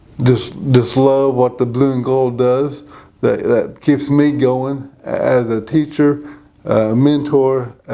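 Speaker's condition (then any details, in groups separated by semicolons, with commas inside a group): Cerebral palsy; present from birth; falls at times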